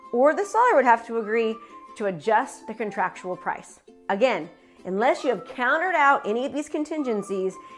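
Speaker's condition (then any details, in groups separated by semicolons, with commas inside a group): No condition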